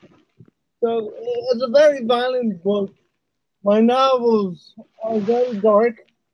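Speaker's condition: Cerebral palsy; lifelong wheelchair use

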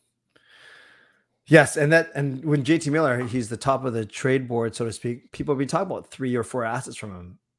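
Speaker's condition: No condition

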